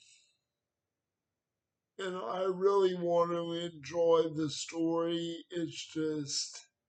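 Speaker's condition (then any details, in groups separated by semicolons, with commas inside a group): Cerebral palsy; wheelchair, needs transfer help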